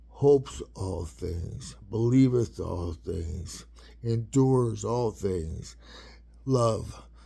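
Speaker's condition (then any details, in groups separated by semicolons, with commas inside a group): Parkinson's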